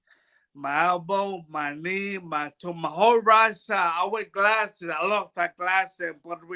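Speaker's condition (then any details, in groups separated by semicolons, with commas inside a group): Brain bruising; speech bad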